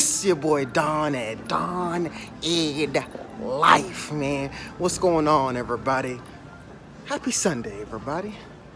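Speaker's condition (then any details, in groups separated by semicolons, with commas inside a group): No condition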